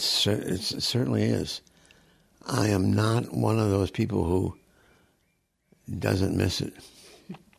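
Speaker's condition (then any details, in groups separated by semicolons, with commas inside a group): Progressive supranuclear palsy; eyesight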